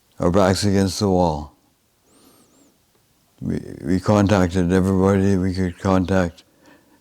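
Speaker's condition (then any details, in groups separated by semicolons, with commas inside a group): Advanced Parkinson's disease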